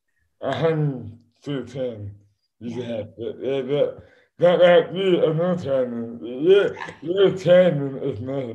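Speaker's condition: Dystonia; speech affected, slurred speech as first symptom, hands later involuntarily affected

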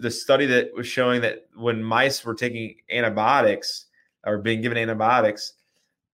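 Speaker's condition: No condition

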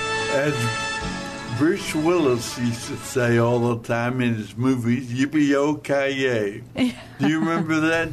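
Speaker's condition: Hemorrhagic stroke, hemorrhagic, basal ganglia

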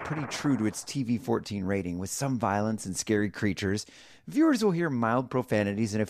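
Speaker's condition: No condition

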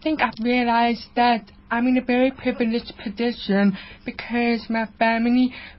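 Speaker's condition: Profound hearing loss; congenital, no family history, diagnosed at 9 months, cochlear implant at Tigerberg unit in early 20s; age 50, uses cochlear implant, hears high speech frequencies, ongoing therapy with audiologist Jenny Perrold; learned to speak through extensive speech therapy with parent and speech therapist after diagnosis

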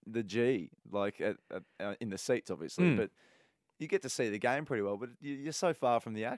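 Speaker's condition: No condition

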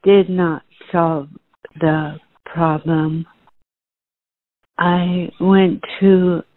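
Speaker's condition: ALS; genetic, initially thought sporadic, first signs voice and breathing while singing, ENT scope and brain, throat MRI clean; breathing changed while singing, could not sing, lost voice for teaching

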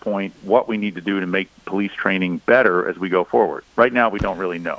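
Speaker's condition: No condition

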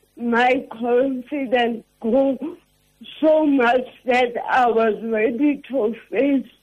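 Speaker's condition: Cerebral palsy; affects speech

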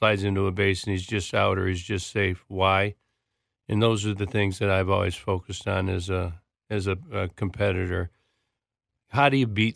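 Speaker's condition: Parkinson's disease; left hand clutching years before diagnosis, anxiety-triggered tremor, movement and coordination affected, diagnosed within two days via Peter Secchia; speech tough, learned voice correction in Big and Loud therapy

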